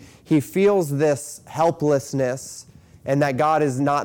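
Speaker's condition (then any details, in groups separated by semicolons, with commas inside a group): No condition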